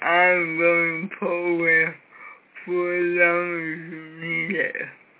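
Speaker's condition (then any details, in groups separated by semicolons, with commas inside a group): Cerebral palsy, severe; cannot talk well since childhood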